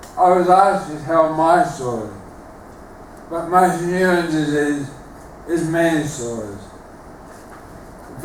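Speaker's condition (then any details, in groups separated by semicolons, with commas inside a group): Motor neuron disease; terminal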